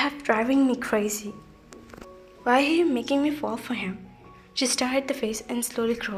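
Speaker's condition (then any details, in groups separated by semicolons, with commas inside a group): No condition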